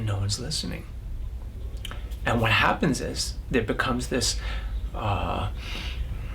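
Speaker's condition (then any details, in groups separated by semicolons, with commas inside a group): No condition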